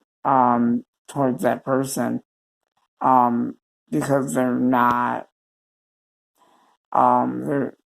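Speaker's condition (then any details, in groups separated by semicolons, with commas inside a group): Cerebral palsy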